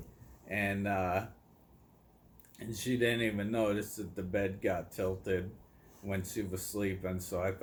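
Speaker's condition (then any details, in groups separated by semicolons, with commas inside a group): ALS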